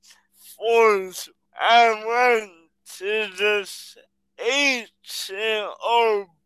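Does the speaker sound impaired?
Yes: cerebral palsy; limits physical work such as flipping burgers or bagging groceries.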